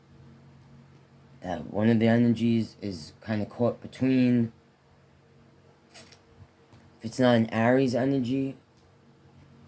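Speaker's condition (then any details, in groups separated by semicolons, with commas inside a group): No condition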